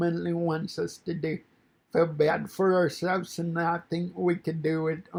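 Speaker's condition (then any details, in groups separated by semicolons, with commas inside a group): Cerebral palsy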